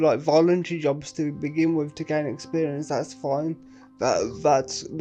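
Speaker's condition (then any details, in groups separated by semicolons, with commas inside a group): Quadriplegic cerebral palsy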